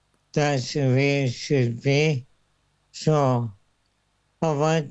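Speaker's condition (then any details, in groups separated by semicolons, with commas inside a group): Motor neuron disease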